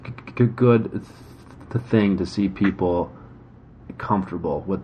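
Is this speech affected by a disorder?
Yes: stuttering; tightening during blocks, struggle in technical talk, can modify stutter; here repeated sounds.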